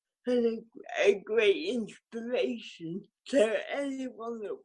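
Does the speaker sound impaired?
Yes: cerebral palsy; could not jump.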